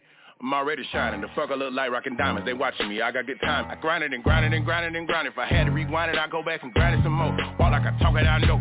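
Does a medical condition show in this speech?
No.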